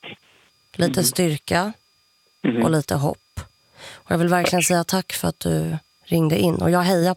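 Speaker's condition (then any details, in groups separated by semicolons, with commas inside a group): No condition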